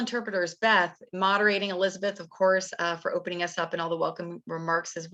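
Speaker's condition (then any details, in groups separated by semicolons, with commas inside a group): No condition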